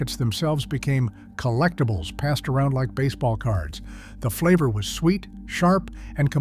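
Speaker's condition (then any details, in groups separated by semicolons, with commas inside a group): No condition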